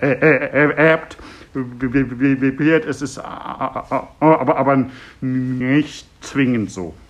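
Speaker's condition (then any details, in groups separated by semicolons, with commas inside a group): Stuttering; developmental, lifelong, possibly inherited, father stuttered, brother fluent, logopedic speech therapy, constant since second grade; severe stuttering, poor simultaneous coordination of breath, tongue, lips and speech; choppy, repetitions, blocks, none when singing, milder talking to pet, throat sometimes hurts; repeated sounds, repeated words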